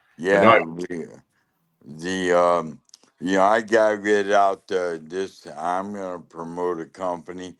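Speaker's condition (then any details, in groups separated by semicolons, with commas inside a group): Lou Gehrig's disease (ALS); voice going, slurring worsens with longer talking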